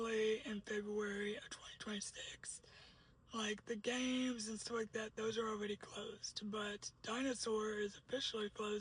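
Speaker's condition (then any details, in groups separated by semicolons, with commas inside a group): Cerebral palsy; uses a wheelchair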